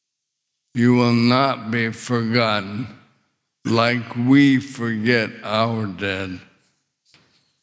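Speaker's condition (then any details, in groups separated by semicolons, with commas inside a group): ALS; swallowing difficulty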